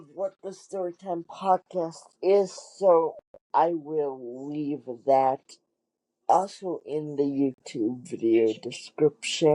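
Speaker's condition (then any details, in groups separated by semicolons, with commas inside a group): Cerebral palsy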